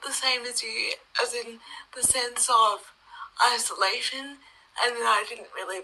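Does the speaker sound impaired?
Yes: cerebral palsy; brain damage, present since childhood.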